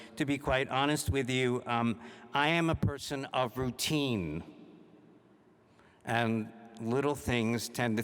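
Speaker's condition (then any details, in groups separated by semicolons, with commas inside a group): No condition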